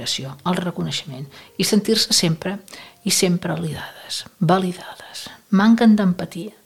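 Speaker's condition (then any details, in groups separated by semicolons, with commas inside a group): No condition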